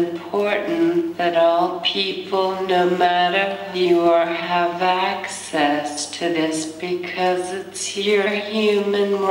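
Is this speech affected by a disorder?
Yes: cerebral palsy; diagnosed at age one.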